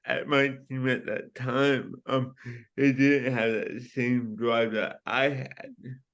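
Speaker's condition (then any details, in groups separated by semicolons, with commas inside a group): Cerebral palsy; from birth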